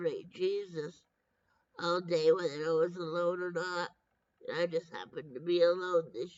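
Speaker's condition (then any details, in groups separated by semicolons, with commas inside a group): Brain injury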